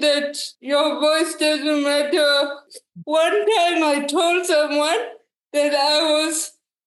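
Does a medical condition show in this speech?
Yes: cerebral palsy, quadriplegic.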